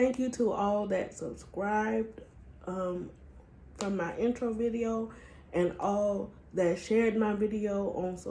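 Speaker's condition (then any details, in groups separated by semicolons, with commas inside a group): Cerebral palsy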